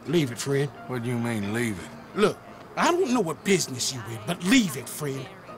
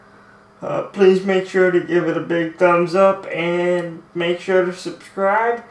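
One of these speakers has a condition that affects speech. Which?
The second: cerebral palsy, mild; affects muscle movement, intellect unaffected, eight major surgeries; speech sometimes affected.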